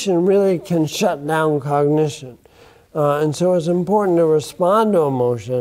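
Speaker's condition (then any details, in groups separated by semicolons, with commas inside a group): Bulbar onset ALS; affects speech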